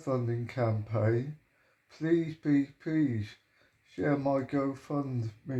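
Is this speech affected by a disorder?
Yes: motor neuron disease.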